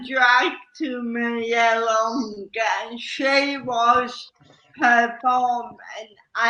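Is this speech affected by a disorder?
Yes: cerebral palsy; slow speech.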